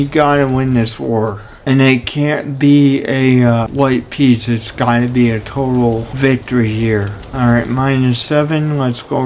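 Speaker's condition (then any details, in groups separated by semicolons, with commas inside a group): Cerebral palsy; only one hand usable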